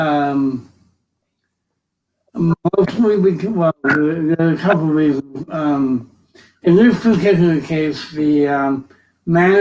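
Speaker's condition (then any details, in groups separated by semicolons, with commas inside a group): Cerebral palsy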